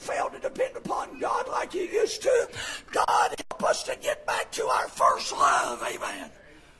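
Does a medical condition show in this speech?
Yes: vocal fold paralysis, bilateral; speaks with false vocal folds; both vocal cords paralyzed, do not come together, move or vibrate, false folds compensate for voicing; voice partly regained since loss about 9 years ago, false-fold voicing on camera exam, Baptist Hospital; voice worse than before, Kermit-the-Frog-like, irritating, pushes much air.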